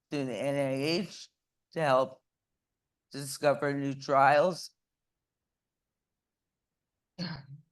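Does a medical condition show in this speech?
Yes: ALS.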